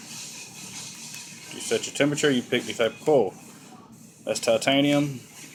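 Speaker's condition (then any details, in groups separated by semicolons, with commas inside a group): No condition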